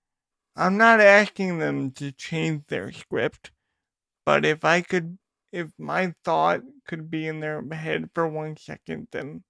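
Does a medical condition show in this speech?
Yes: cerebral palsy; hard to hold pencil.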